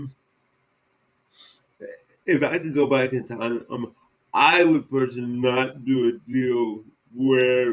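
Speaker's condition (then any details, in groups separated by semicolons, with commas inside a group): Cerebral palsy; present from birth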